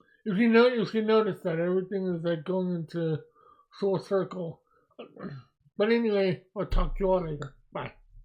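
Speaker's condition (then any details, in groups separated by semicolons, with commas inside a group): Mobius syndrome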